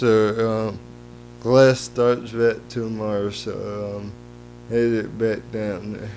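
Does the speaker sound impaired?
Yes: cerebral palsy; lifelong.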